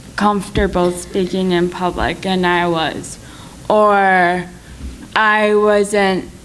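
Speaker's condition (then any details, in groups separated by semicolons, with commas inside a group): Cerebral palsy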